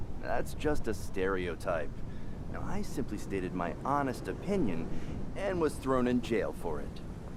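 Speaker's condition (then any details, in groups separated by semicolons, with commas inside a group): No condition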